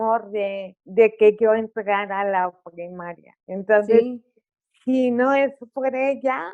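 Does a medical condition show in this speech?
Yes: cerebral palsy; articulation affected.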